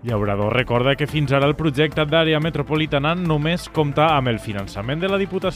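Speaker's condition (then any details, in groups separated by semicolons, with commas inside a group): No condition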